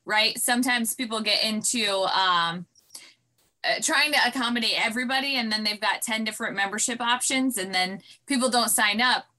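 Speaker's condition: No condition

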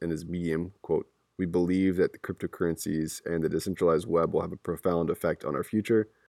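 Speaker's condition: No condition

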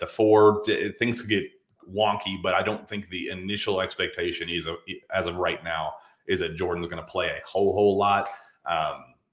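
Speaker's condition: No condition

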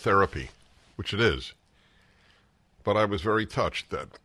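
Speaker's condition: No condition

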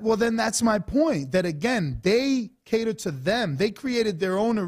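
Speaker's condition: No condition

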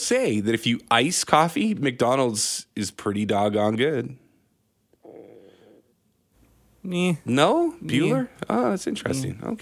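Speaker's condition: No condition

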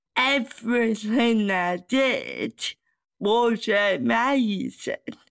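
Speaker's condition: Cerebral palsy; cerebral palsy since childhood

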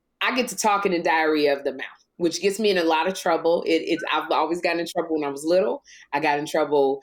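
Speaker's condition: No condition

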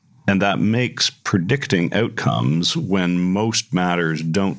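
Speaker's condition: No condition

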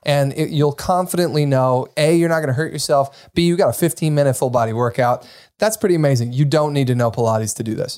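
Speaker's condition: No condition

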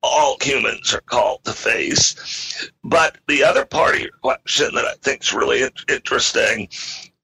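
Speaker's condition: Spasmodic dysphonia; acquired rare neurological voice disorder, adult onset while CEO

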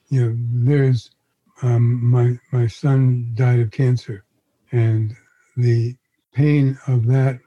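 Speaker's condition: Parkinson's disease; chief symptom exhaustion, torpor, sluggishness, lethargy rather than tremor

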